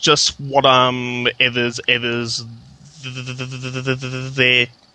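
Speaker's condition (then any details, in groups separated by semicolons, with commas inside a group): Stuttering; described as never that bad; fluent when acting, stutters once fluency noticed, worse in small groups, rare at home unless angry; repeated sounds, repeated words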